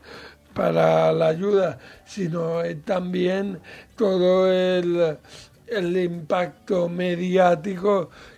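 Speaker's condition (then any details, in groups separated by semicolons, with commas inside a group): Cerebral palsy; mild, lesser degree of disability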